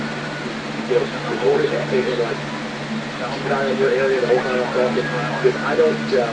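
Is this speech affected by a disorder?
No.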